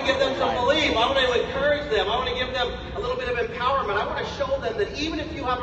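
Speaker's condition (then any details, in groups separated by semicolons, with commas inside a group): No condition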